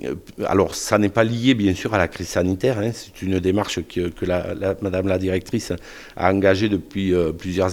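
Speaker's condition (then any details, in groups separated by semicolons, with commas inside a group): No condition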